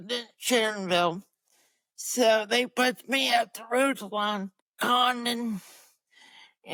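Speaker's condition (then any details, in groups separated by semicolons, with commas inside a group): Cerebral palsy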